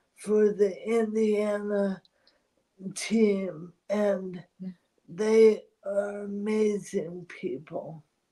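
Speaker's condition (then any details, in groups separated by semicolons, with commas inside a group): ALS; voice strains with talking, needs voice rest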